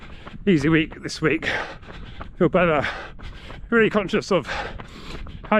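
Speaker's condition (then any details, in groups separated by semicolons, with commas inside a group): No condition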